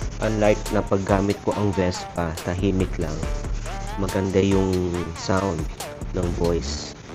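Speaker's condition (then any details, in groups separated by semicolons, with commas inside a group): No condition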